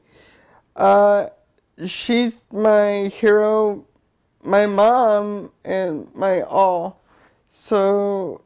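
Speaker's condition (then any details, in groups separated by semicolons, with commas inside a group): Cerebral palsy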